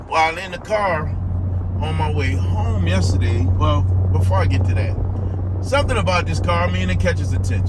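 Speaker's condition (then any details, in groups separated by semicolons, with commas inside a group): No condition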